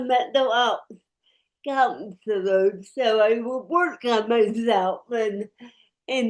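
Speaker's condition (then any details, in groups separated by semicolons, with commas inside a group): Cerebral palsy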